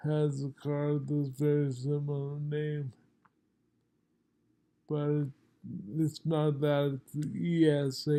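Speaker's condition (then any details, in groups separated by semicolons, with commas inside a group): Multiple sclerosis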